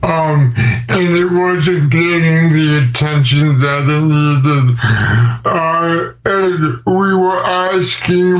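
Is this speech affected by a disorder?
Yes: cerebral palsy; can walk but uses a wheelchair most of the time.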